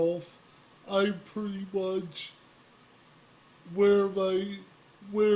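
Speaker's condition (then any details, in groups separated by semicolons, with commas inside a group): Cerebral palsy; speech impairment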